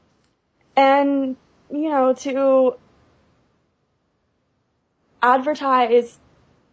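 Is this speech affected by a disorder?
Yes: stuttering; stuttering whole life, long hidden by avoiding talking, expected at 13 it would go away; stutters openly, no longer hides stuttering; stuttered speech, formerly avoided talking and seemed shy; here blocks.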